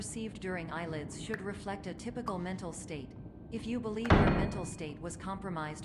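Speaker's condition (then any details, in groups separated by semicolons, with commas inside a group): No condition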